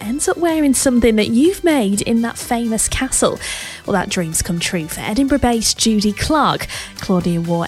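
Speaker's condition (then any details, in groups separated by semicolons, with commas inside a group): No condition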